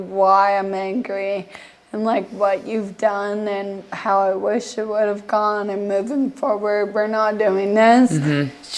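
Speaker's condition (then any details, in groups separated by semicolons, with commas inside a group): Friedreich's ataxia; progressive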